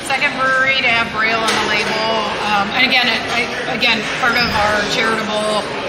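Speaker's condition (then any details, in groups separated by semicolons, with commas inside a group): No condition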